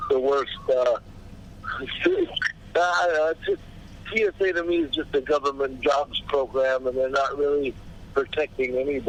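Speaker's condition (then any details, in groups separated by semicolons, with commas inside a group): Cerebral palsy; body deteriorating with age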